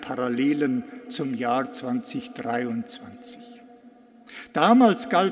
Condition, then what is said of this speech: None; typical speech.